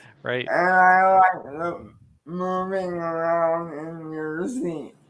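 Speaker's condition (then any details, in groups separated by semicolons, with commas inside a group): Cerebral palsy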